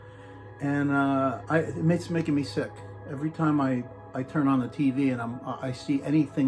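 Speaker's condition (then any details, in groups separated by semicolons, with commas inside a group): No condition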